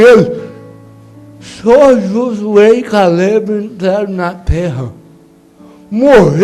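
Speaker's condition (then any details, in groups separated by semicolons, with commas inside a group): Cerebral palsy; no speech as child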